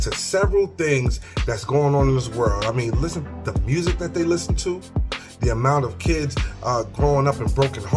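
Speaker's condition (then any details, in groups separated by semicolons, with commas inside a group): No condition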